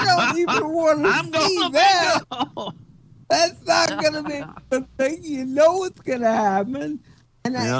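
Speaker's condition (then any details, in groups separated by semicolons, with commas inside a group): Cerebral palsy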